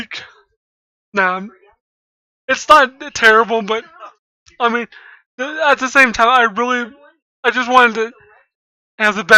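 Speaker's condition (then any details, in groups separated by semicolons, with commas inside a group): Cerebral palsy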